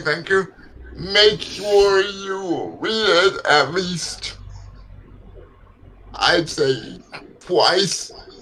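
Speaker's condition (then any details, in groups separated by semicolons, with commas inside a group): Cerebral palsy; legs affected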